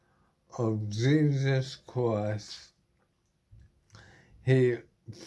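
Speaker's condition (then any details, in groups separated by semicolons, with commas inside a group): Motor neuron disease; terminal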